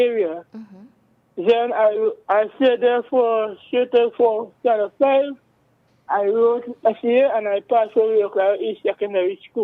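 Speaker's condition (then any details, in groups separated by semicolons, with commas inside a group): Cerebral palsy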